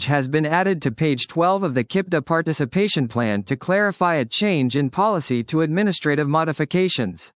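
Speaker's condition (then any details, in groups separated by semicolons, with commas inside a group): No condition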